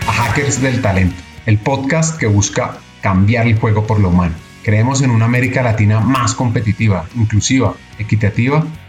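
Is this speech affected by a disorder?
No.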